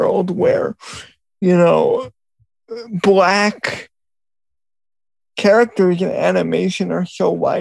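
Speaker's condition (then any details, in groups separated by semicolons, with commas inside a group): Cerebral palsy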